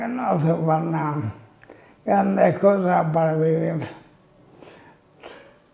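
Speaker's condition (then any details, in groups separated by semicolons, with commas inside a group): Amyotrophic lateral sclerosis (ela)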